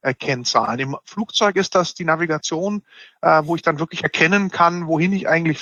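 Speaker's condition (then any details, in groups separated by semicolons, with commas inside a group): No condition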